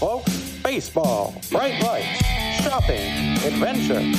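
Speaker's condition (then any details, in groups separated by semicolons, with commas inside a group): No condition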